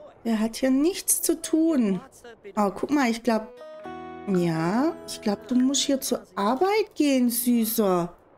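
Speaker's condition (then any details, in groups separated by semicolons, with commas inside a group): No condition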